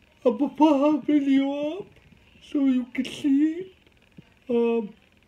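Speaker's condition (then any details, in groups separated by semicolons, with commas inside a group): Cerebral palsy; speech hard to understand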